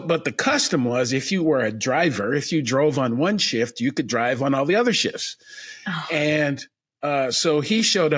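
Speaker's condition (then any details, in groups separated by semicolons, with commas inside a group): No condition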